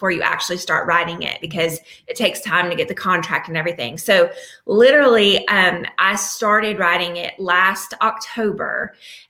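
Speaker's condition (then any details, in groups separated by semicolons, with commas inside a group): No condition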